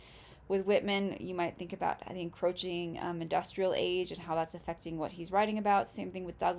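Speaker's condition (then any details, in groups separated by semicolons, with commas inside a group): No condition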